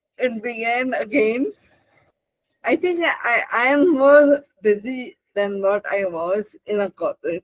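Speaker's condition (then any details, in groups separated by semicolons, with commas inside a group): Cerebral palsy; spastic left hand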